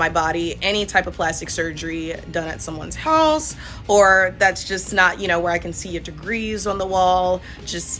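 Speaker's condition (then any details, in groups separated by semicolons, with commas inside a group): No condition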